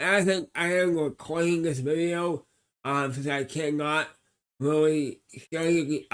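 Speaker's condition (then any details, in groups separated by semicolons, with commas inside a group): Cerebral palsy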